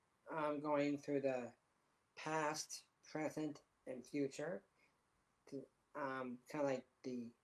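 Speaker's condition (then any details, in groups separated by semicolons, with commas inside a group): Down syndrome; disability since childhood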